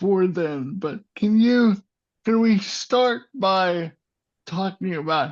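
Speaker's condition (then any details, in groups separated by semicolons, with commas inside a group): Cerebral palsy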